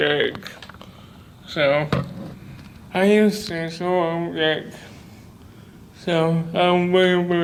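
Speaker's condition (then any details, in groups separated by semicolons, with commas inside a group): Cerebral palsy; speech disability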